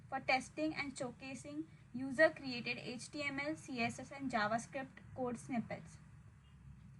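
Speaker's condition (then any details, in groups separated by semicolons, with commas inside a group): No condition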